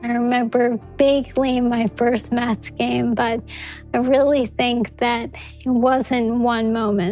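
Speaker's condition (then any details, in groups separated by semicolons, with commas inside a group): ALS; progressive degenerative muscle disease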